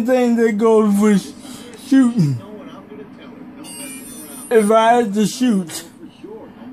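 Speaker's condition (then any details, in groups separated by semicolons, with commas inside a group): Cerebral palsy; may be hard to understand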